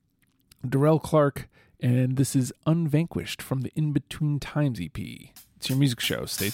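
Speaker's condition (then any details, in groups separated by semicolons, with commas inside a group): No condition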